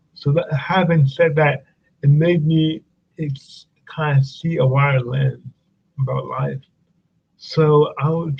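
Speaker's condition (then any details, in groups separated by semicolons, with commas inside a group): Cerebral palsy; speech affected at times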